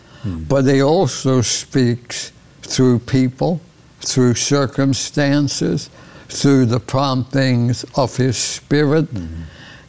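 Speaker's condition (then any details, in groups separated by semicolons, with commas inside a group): ALS; progressive ALS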